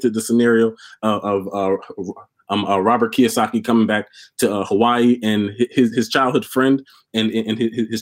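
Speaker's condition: Stuttering; stuttered all life since childhood, volunteered for public speaking in high school and college; repeated sounds, repeated words

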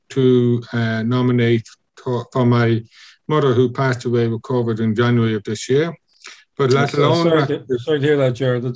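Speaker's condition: Congenital deafness; born deaf

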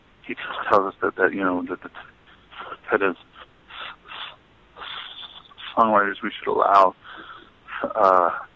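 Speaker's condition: Stuttering; speech impediment dealt with through the years; stutter shows on saying stuttering during interview; hard time speaking, word stutter with s and e together among hardest to say; repeated sounds, blocks

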